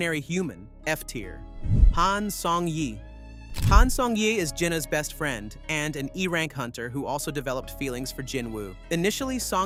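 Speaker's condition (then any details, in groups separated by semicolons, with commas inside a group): No condition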